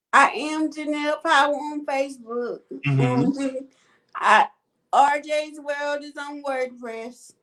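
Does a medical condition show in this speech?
Yes: cerebral palsy.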